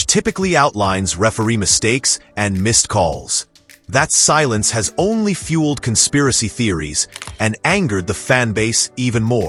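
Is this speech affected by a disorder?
No.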